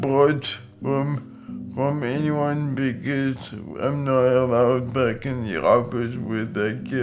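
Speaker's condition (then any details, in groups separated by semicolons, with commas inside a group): Cerebral palsy; physical disability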